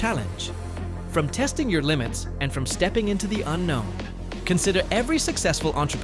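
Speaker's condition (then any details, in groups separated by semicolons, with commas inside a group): No condition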